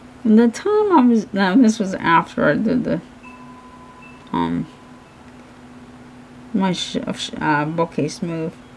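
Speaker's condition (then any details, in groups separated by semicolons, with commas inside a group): Cerebral palsy; hands affected, shaking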